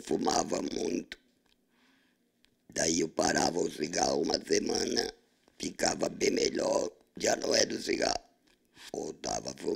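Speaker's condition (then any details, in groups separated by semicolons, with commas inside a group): Total laryngectomy; laryngeal cancer, entire larynx removed, tracheoesophageal voice prosthesis; hoarseness before diagnosis, voice lost, regained via prosthesis, sounds different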